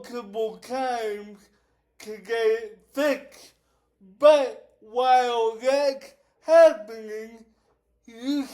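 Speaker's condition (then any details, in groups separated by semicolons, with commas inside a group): Cerebral palsy; affects whole body; affects speech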